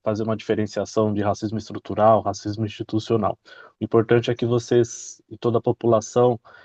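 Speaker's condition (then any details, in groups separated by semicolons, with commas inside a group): No condition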